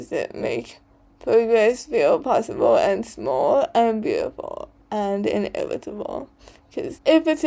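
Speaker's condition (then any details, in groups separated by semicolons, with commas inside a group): Cerebral palsy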